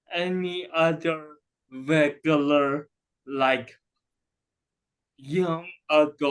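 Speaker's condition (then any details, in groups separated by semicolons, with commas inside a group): Cerebral palsy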